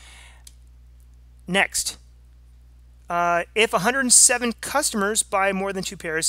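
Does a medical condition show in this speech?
No.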